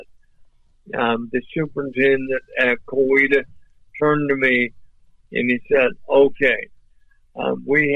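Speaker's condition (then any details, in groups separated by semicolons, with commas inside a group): ALS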